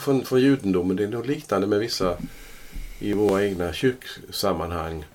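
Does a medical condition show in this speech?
No.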